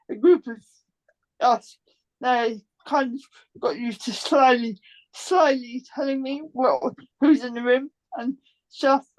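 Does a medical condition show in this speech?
Yes: cerebral palsy.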